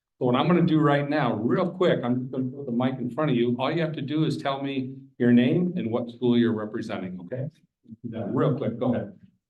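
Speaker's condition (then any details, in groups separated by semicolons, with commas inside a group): No condition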